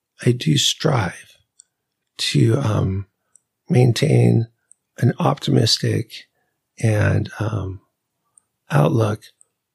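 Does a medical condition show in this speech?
Yes: ALS; weakness and fasciculations at onset, symptoms began about eleven months earlier, power chair, ramps, lifts; Radicava infusion during recording, diagnosed five months earlier at Forbes Norris clinic by Dr. Katz.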